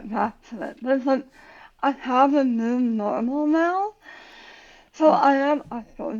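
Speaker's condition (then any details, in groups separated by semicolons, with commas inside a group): Tongue cancer surgery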